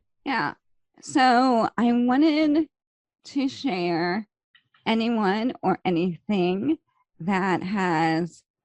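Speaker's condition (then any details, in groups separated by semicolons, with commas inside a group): ALS; slow progressing form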